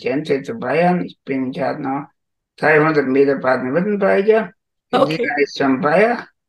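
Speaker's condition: Spinal muscular atrophy; diagnosed at six months, severe restrictions, completely unable to move, electric wheelchair; can only move mouth, as one can hear

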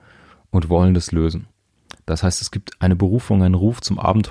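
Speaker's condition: No condition

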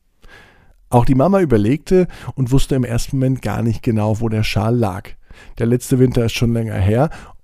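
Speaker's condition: No condition

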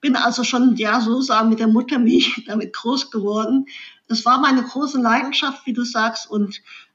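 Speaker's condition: Cleft lip and palate; after accident five months tube feeding, saliva swallowing not allowed, later esophagus surgery

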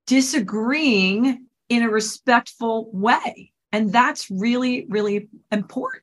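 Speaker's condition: No condition

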